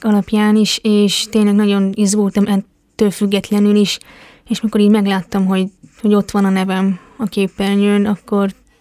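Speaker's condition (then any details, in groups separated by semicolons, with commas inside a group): Hearing impairment; competes in deaf athletics at the Deaflympics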